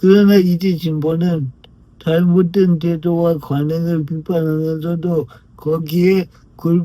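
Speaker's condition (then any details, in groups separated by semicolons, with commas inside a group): Brain lesion disability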